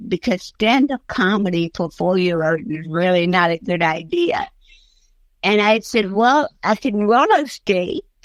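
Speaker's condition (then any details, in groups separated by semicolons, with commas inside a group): Cerebral palsy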